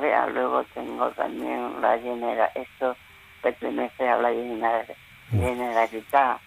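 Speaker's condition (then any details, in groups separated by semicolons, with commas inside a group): Parkinson's disease; lives in care home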